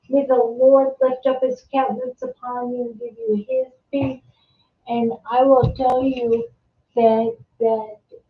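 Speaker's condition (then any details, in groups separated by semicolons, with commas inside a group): Multiple sclerosis; secondary progressive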